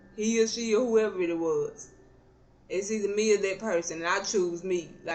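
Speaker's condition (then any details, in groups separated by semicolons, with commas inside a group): Cerebral palsy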